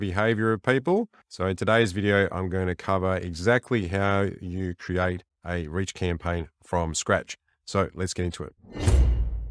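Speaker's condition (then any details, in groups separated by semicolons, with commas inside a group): No condition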